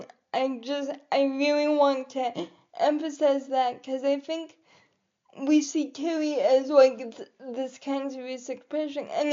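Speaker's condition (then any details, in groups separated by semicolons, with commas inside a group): Cerebral palsy; quadriplegic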